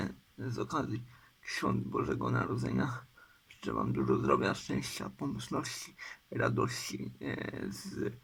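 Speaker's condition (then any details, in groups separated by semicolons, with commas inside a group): Cerebral palsy; uses wheelchair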